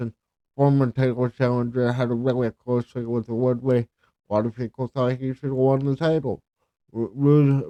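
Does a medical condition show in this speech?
Yes: cerebral palsy.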